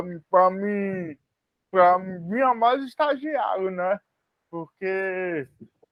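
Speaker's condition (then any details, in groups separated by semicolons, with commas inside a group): Spastic cerebral palsy; spastic, poor motor coordination, involuntary movements; answers coursework by voice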